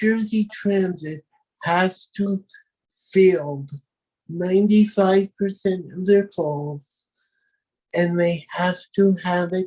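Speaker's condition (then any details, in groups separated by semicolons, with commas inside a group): Cerebral palsy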